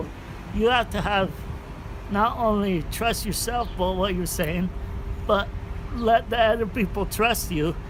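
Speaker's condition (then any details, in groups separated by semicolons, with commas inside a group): Cerebral palsy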